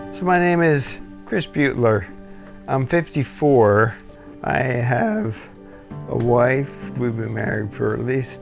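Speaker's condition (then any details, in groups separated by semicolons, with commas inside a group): ALS; two or more years since diagnosis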